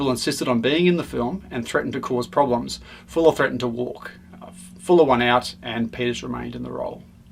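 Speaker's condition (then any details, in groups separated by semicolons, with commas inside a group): No condition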